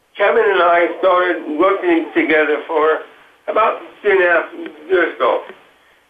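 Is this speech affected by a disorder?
Yes: Parkinson's disease; Parkinson's diagnosed five years ago, stutter since at least college years; Parkinson's attacks the jaw.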